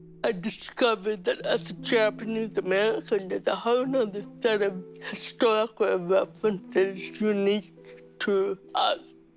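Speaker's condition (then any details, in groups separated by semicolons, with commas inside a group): Cerebral palsy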